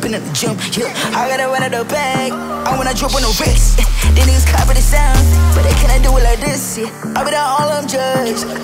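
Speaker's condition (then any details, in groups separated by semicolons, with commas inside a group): No condition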